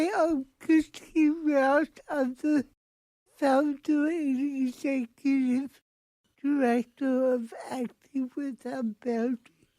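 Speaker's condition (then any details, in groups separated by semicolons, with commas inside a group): Cerebral palsy; from birth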